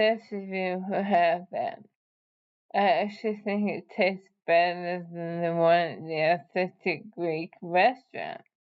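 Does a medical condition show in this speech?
Yes: ALS.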